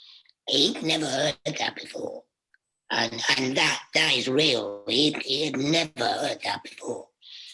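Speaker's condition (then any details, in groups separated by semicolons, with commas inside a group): Laryngectomy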